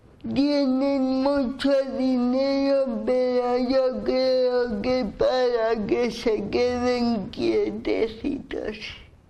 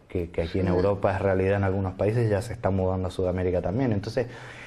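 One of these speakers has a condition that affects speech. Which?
The first: cerebral palsy; speaks with difficulty.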